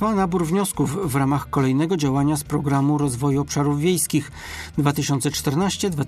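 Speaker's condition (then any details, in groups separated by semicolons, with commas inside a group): No condition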